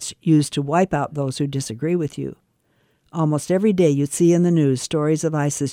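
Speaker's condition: No condition

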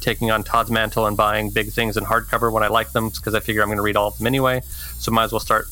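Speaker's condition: No condition

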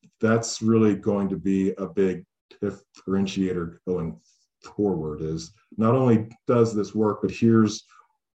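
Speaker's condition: Stuttering; lifelong stutter, cannabis reported to help stuttering; blocks

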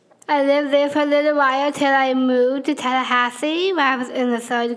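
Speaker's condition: Down syndrome; congenital, extra chromosome, low muscle tone, could not speak or walk early in childhood, constant therapies; speaking among more difficult things, way of talking might seem weird

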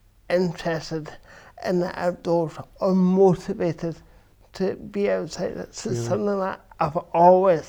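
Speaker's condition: Cerebral palsy; from birth; affects verbal speech

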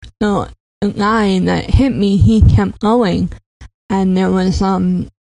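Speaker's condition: Cleft palate; congenital

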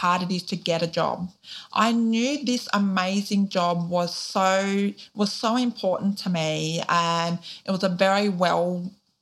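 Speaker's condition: Deafness, profound; born deaf, recessive gene, Auslan sign language first language, started speaking at age 5; cannot hear interviewer, lip reads questions via recording platform, signs while answering; weekly private speech therapy in childhood, speaks clearly, bilingual Auslan and spoken English

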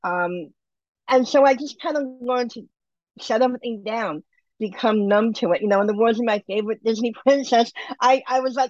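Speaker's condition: Bilateral cleft lip and palate; congenital, about 20 surgeries from 3 months to mid-20s, two upper jaw bone grafts, skin grafts, plastic surgery; surgeries needed to function normally with eating, speaking, drinking

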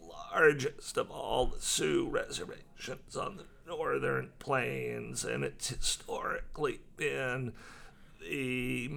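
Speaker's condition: Voice disorder; acquired voice disorder

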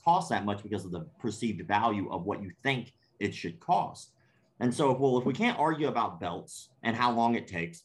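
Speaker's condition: Cleft palate; congenital cleft palate

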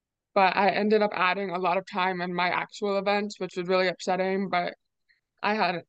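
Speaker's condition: Deafness; deaf or hard of hearing

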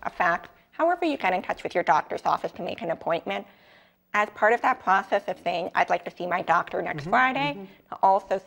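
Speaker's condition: Deafness, profound, cochlear implant user; profound deafness from h flu meningitis at 18 months, cochlear implant at 22 months; cochlear implant used 30 years, moderate hearing loss with implant, still needs accommodations; possibly slightly different accent, after extensive auditory training and speech therapy

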